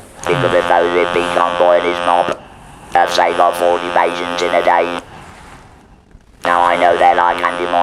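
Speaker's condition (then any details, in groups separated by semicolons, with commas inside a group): Laryngeal cancer with laryngectomy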